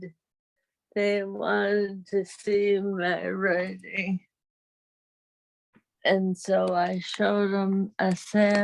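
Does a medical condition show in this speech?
Yes: Parkinson's; voice weaker than before.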